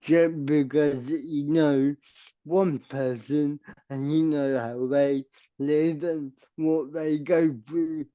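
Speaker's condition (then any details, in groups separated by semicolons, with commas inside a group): Cerebral palsy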